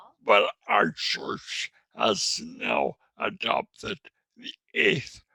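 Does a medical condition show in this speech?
Yes: traumatic brain injury.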